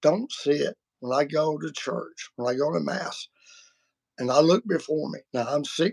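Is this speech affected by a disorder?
Yes: vocal cord surgery; voice may sound harsh or grouchier than intended.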